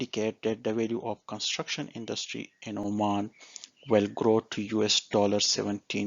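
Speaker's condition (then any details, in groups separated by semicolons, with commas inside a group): No condition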